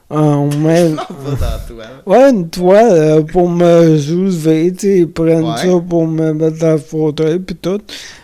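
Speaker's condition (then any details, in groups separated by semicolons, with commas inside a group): Amyotrophic lateral sclerosis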